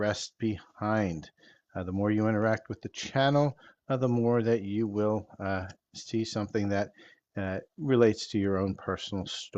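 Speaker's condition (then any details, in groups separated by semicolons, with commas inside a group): No condition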